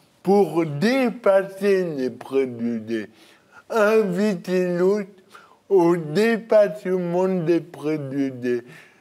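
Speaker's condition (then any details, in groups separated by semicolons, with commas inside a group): Cerebral palsy; birth injury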